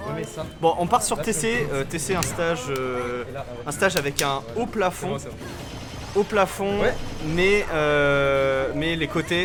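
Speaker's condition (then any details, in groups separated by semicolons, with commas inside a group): No condition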